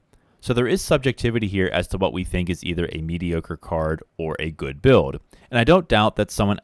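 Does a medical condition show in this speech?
No.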